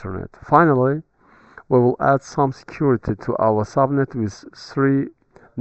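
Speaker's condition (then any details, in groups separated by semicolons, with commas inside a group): No condition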